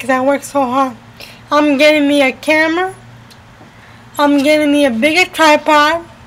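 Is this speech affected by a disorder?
Yes: cerebral palsy.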